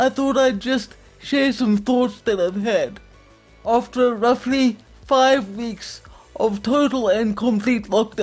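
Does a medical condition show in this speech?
Yes: quadriplegic cerebral palsy, severe.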